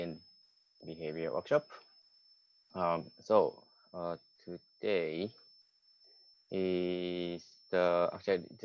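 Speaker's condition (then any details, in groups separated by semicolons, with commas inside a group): No condition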